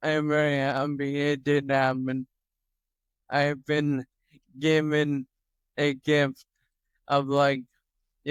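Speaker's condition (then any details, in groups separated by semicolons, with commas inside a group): Toxic leukoencephalopathy, locked-in syndrome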